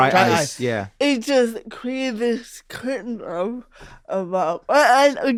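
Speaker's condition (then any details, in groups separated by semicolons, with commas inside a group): Cerebral palsy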